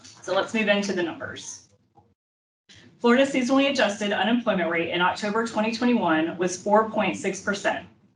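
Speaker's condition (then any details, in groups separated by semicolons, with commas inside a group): No condition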